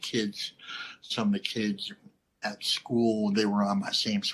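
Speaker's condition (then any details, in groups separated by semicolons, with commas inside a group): Cleft lip and palate; lisp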